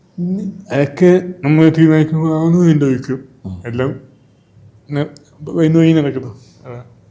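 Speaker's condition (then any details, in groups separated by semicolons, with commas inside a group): Cerebral palsy; from birth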